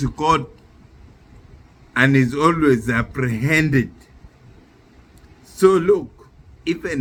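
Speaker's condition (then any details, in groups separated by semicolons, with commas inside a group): Neurological disease from torture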